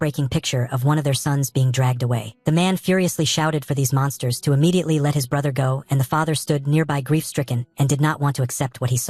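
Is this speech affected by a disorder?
No.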